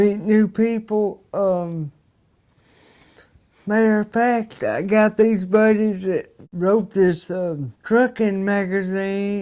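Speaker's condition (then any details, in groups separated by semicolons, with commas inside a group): Cerebral palsy; from birth, several leg operations, muscle tone affected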